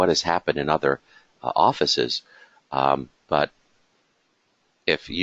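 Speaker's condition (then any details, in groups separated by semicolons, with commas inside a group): No condition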